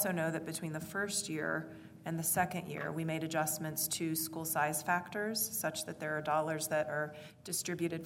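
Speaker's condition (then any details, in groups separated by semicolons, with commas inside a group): No condition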